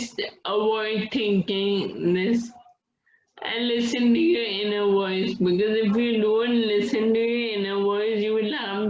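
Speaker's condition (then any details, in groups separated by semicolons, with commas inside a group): Friedreich's ataxia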